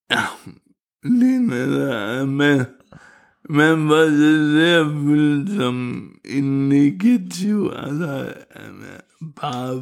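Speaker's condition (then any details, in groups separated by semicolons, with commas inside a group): Cerebral palsy; wheelchair user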